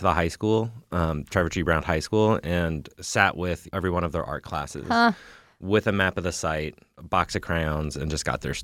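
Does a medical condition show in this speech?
No.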